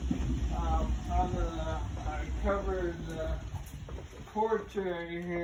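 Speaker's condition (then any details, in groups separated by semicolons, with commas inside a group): ALS; starting to lose voice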